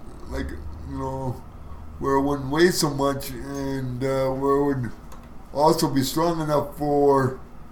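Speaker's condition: Cerebral palsy; cerebral palsy since birth

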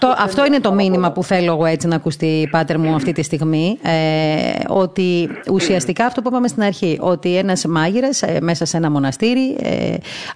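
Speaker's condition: No condition

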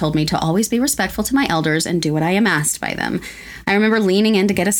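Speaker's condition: No condition

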